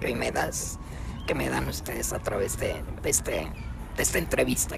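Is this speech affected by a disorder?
Yes: laryngectomy after throat cancer, esophageal speech; throat or thyroid cancer invading throat at age 26, surgically removed with thyroid, about 16 years since; had to relearn to speak with voz serismofónica after surgery.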